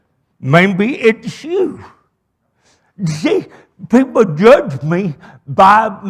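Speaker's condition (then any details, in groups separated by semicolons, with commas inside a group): Cerebral palsy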